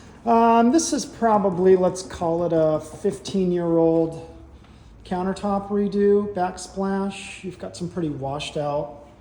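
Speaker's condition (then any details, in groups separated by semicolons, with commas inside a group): No condition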